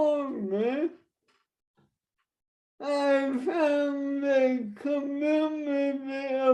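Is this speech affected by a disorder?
Yes: traumatic brain injury.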